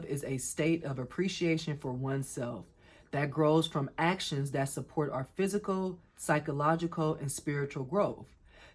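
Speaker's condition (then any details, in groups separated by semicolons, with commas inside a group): No condition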